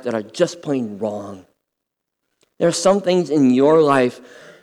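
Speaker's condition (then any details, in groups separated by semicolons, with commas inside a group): Cleft lip and palate; congenital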